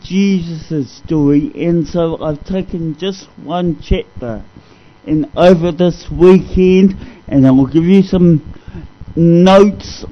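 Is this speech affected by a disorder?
Yes: cerebral palsy; discovered at age 2.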